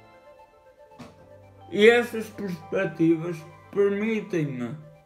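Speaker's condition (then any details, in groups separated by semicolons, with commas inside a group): Cerebral palsy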